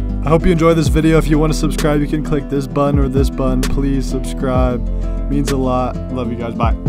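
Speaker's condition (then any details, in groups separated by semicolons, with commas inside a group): No condition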